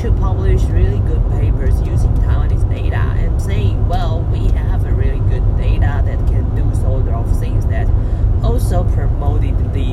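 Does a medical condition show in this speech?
No.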